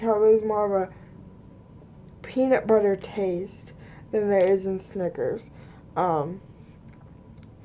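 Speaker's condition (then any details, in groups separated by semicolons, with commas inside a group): Cerebral palsy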